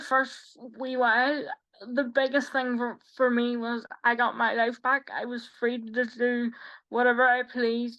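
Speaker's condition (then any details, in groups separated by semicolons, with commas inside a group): Quadriplegic cerebral palsy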